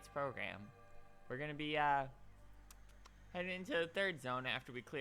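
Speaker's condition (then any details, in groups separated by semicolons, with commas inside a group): No condition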